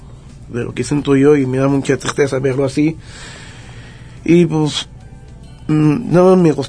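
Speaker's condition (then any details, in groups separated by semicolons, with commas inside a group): Down syndrome; congenital, trisomy 21, age 24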